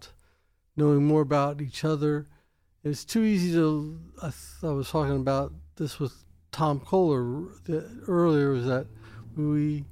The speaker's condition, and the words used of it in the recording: Parkinson's disease. And for the most part, I can talk.